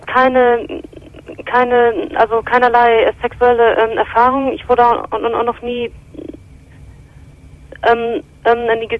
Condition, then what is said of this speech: Stuttering. Als, ich meine, bei dir, du redest ja relativ flüssig.